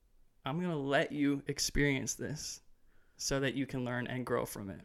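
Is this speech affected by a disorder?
No.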